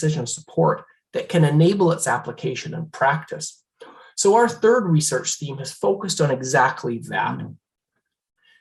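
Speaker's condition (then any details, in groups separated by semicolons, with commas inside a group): No condition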